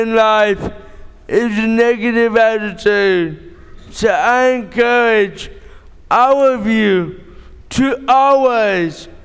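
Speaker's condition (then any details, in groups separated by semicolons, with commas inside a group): Cerebral palsy; born premature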